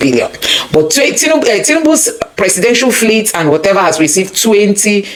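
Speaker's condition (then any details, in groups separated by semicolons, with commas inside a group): No condition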